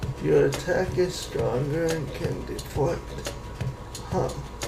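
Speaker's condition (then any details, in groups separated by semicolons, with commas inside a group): Cerebral palsy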